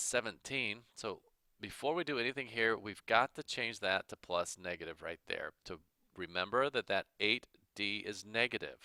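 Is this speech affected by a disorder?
No.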